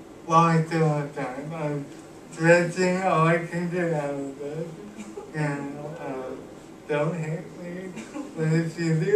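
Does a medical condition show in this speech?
Yes: cerebral palsy; cannot walk, uses wheelchair.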